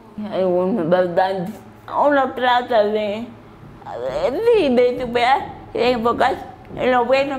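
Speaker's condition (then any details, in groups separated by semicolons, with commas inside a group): Cerebral palsy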